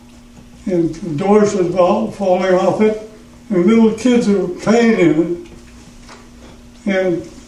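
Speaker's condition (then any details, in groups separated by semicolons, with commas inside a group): Parkinson's; trouble in the throat when speaking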